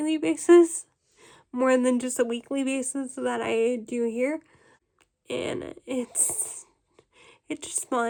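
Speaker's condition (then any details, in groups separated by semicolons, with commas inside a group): Cerebral palsy, spastic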